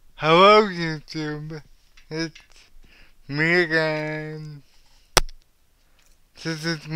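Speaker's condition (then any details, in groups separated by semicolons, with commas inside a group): Cerebral palsy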